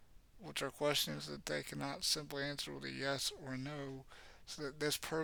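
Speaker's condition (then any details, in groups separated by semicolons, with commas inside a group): Cerebral palsy; has had speech therapy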